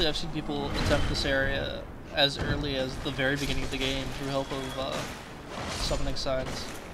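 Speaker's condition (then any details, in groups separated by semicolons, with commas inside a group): No condition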